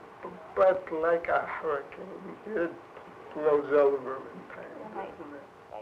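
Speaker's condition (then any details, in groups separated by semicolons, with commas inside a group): Cerebral palsy; tremors; tremors significant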